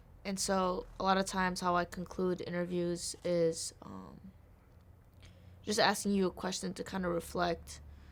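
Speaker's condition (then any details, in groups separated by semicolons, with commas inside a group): No condition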